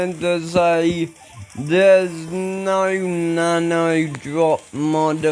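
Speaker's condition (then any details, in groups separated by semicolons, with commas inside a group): Ataxia; speech recently worse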